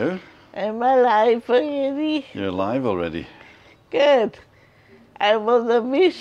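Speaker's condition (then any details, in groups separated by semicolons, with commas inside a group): Multiple sclerosis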